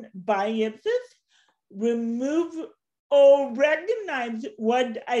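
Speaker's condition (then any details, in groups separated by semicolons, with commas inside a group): Cerebral palsy; since birth, walks with walker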